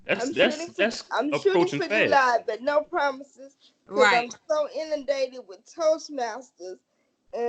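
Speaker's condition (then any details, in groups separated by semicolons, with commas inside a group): Cerebral palsy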